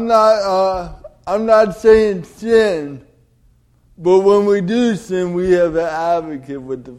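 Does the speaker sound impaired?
Yes: cerebral palsy; delayed development.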